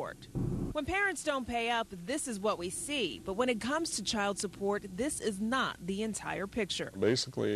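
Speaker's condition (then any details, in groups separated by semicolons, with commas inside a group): No condition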